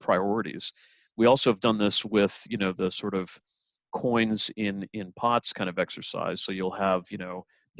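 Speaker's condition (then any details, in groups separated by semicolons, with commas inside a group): No condition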